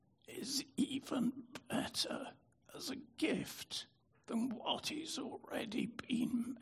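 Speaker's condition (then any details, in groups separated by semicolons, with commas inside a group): Spasmodic dystonia; prior stroke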